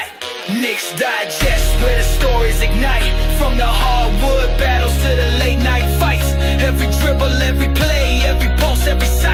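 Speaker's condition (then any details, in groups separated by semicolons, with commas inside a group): No condition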